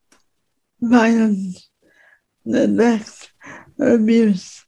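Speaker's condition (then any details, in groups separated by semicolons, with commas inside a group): Speech impediment; disabled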